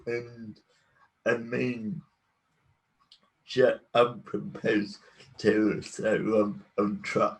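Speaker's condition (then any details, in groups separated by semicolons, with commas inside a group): Cerebral palsy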